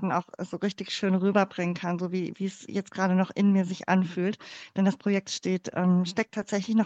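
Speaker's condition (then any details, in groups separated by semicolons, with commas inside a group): Cleft palate; congenital, born in former GDR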